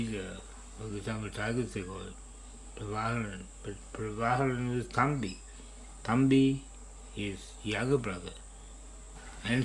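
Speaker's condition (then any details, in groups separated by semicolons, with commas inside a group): Parkinson's disease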